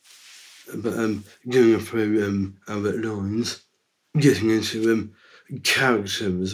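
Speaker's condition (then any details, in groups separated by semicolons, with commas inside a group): Down syndrome; from birth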